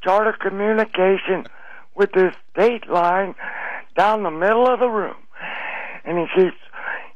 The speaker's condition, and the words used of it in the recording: Throat cancer. You have some throat issues or something.